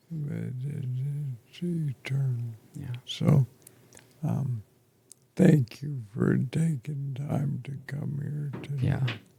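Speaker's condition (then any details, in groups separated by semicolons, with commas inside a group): ALS; affects chest and throat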